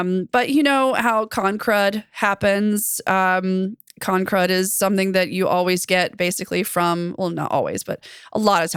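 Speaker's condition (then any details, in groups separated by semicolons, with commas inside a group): No condition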